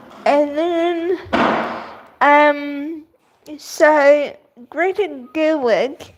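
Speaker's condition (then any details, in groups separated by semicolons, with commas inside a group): Cerebral palsy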